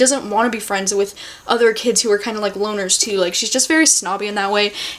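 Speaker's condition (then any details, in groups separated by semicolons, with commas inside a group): No condition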